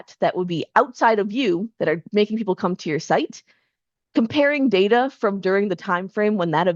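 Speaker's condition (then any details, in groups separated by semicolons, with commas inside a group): No condition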